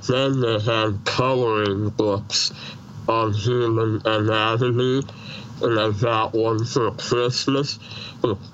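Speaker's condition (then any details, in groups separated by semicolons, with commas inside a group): Treacher Collins syndrome, severe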